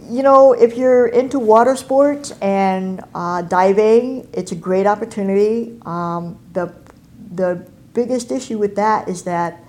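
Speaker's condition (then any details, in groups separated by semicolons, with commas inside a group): Cleft palate and cleft lip; mouth wired shut 12 weeks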